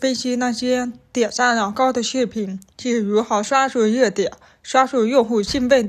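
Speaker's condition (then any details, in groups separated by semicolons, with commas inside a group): Hearing impairment; hearing loss acquired in childhood from an accident, completed rehabilitation training; daily word drills with parents speaking from behind, hundreds of repetitions, communication once judged poor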